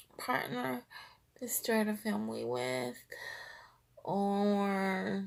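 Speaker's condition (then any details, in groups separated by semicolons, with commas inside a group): Cerebral palsy, triplegia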